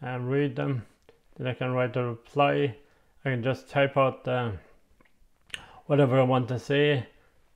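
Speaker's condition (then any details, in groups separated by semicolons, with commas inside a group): MND; communication devices assessed, types replies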